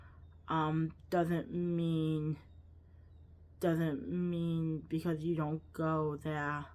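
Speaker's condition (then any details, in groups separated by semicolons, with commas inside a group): Cerebral palsy, quadriplegic; lifelong, ankle-foot orthoses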